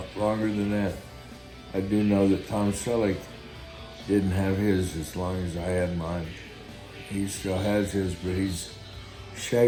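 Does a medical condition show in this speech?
Yes: Guillain-Barré syndrome.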